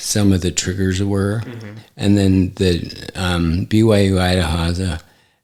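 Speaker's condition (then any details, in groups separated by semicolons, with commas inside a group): ALS; affects hand function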